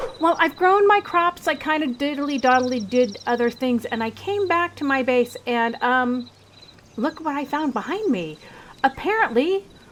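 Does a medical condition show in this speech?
No.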